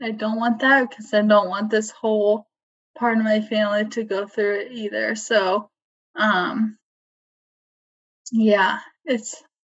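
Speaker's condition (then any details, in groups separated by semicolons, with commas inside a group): ALS, limb onset; about 10 months since diagnosis, seeing speech language pathologist at clinic, voice and swallowing monitored, voice banking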